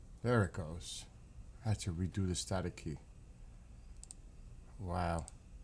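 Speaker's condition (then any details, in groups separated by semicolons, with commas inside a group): No condition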